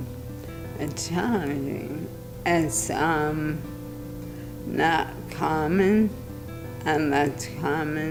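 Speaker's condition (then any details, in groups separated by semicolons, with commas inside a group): ALS; 57 years old, adjustable bed, no power wheelchair; breathing machine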